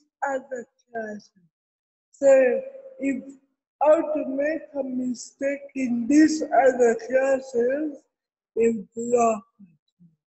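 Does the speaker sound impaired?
Yes: cerebral palsy; other children thought talking different in childhood.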